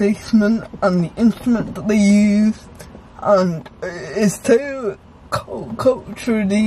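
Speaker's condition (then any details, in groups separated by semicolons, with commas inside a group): Cerebral palsy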